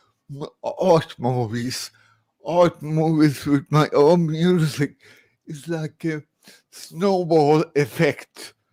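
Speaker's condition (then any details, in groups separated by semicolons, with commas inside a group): Cerebral palsy, severe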